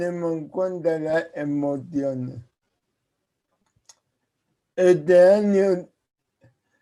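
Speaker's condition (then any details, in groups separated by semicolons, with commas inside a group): Cerebral palsy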